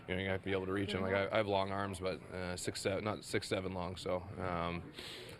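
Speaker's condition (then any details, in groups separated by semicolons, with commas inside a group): No condition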